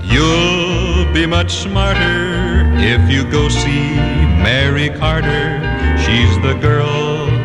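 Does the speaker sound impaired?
No.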